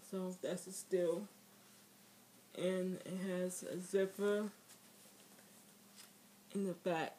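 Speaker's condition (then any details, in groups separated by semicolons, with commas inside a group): Speech impairment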